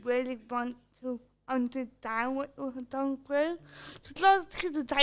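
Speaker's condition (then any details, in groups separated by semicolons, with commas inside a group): Cerebral palsy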